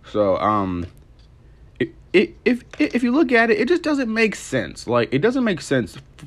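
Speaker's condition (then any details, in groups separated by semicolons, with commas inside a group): Stuttering; stuttering problem, bullied for it growing up; stutter audible in recording; repeated sounds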